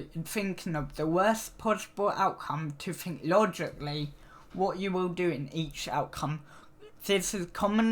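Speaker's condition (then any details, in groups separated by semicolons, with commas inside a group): Cerebral palsy; needs frequent rest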